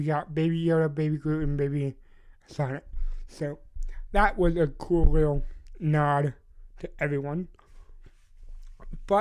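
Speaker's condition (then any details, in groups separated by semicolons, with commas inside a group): Cerebral palsy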